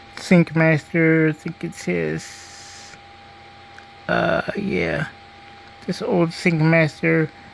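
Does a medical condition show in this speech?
Yes: cerebral palsy; diplegia.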